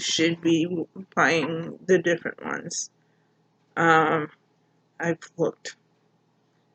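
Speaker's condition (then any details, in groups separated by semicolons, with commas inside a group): Cerebral palsy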